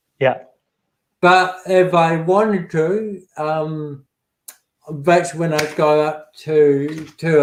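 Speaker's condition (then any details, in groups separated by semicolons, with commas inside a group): Cerebral palsy; affects speech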